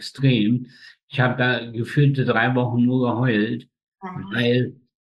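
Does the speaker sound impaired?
Yes: spastic tetraparesis; birth injury, cord around neck, oxygen loss up to 15 minutes, all four limbs, facial paralysis; slightly hoarse from many speeches; difficulties controlling speech.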